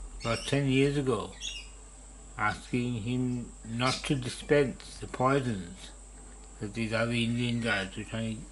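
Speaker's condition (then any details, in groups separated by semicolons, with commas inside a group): Parkinson's disease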